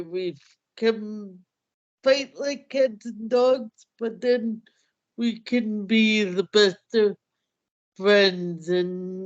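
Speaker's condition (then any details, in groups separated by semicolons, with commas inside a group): Cerebral palsy; hamstring treatment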